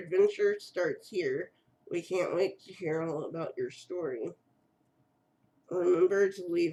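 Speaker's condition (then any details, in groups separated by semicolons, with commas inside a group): Cerebral palsy; first word not said quite right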